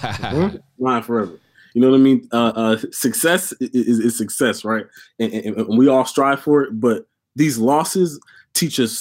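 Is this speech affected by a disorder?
Yes: stuttering; stuttered all life since childhood; here repeated sounds, repeated words.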